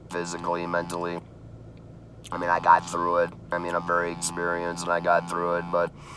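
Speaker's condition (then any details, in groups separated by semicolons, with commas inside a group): Laryngectomy after laryngeal cancer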